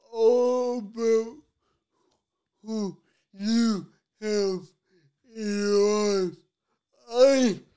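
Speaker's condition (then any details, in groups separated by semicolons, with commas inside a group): Cerebral palsy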